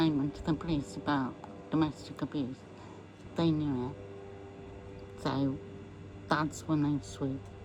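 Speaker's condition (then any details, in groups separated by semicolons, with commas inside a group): MND; voice may be difficult to understand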